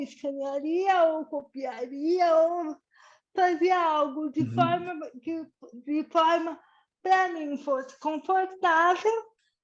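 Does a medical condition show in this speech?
Yes: cerebral palsy.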